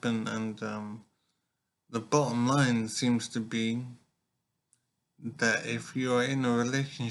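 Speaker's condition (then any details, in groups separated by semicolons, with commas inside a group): Brain injury; severe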